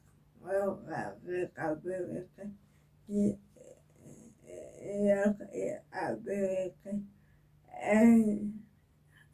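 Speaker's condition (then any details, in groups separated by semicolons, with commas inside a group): Cerebral palsy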